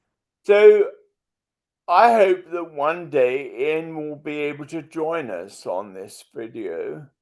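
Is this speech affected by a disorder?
Yes: multiple sclerosis; wheelchair user, cannot walk, recently hospitalized.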